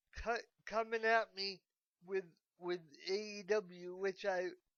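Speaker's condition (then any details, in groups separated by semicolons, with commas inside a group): Cerebral palsy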